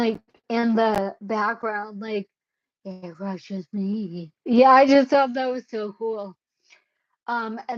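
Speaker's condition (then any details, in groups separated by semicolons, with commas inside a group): Cerebellar ataxia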